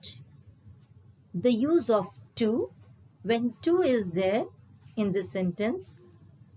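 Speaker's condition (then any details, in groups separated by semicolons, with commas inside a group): No condition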